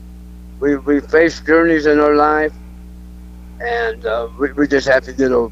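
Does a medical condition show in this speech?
Yes: throat cancer; throat cancer over last couple of years; speech not the best as result of throat cancer, may sound drunk, quit podcasts over it.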